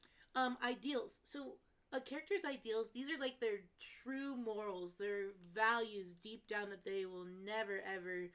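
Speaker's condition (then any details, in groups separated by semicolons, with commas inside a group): No condition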